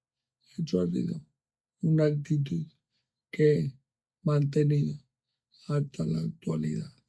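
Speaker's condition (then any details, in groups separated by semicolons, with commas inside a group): Amyotrophic lateral sclerosis; progressive symptoms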